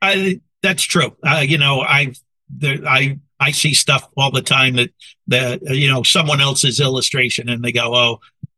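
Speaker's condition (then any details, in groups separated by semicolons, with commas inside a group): No condition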